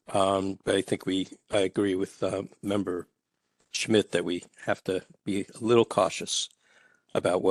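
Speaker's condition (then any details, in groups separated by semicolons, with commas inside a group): No condition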